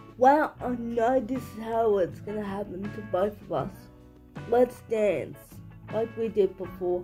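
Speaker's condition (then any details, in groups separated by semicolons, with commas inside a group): Cerebral palsy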